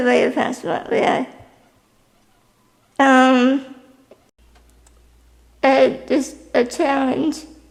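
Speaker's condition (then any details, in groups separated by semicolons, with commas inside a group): Spinal muscular atrophy type 2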